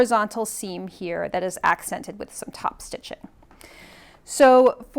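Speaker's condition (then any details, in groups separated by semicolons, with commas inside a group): No condition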